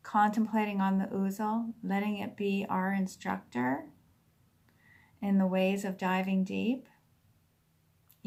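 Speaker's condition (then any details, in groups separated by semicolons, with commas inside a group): No condition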